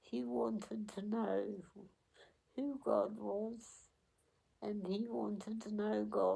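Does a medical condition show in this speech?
Yes: cerebral palsy; onset at 8 days old.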